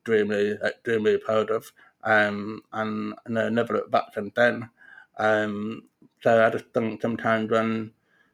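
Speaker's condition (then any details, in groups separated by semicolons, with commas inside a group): Profound deafness; congenital profound deafness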